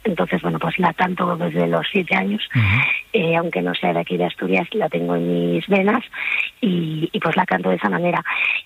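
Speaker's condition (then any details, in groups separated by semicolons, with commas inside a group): Vocal fold nodules, bilateral nodules; two vocal fold nodules, forbidden to sing yet keeps performing, voice also used in corporate training; voice broken after five shows friday to sunday, 22 shows this month, uses propolis-licorice remedy, lozenges; raspy voice, apologizes for voice, voice breaks under strain, falls back on Bonnie Tyler, Joaquín Sabina songs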